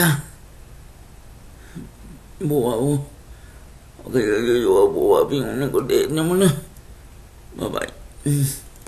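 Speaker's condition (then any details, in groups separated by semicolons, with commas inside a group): Cerebral palsy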